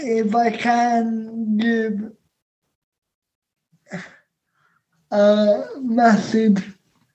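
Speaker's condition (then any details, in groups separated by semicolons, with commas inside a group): Cerebral palsy; cerebral palsy present essentially all life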